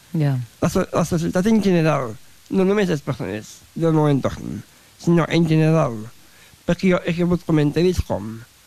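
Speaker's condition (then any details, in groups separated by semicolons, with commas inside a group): Down syndrome; age 30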